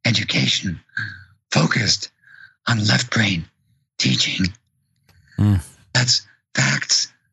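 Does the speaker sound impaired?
Yes: vocal cord paralysis; attributed to early childhood trauma.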